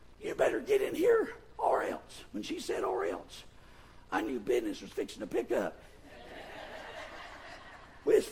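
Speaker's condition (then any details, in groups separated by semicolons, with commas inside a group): Vocal fold paralysis, bilateral; speaks with false vocal folds; voices with false folds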